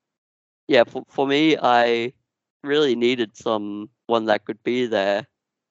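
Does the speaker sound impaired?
Yes: Duchenne muscular dystrophy; progressive.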